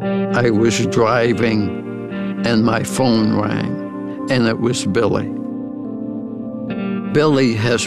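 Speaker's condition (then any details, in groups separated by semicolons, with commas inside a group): ALS; progressive ALS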